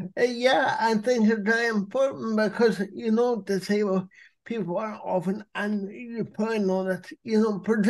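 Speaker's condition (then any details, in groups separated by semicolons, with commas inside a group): Cerebral palsy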